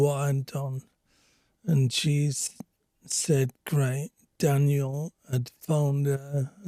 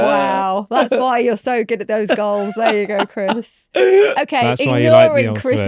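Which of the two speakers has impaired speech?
The first: speech apraxia; disrupted brain signals to vocal cords; about 50% improved after therapy, fluency back; voice came and went, now much slower, singing voice affected.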